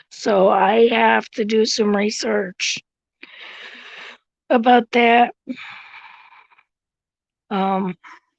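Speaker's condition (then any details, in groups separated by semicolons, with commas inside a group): Cerebral palsy; affects walking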